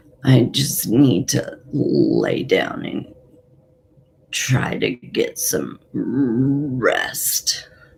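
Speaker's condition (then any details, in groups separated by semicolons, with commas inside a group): Parkinson's and essential tremor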